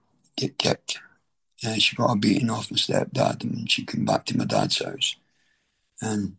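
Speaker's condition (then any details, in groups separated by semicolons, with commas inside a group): Throat cancer treatment effects, stage 4 throat cancer; neck nerves repaired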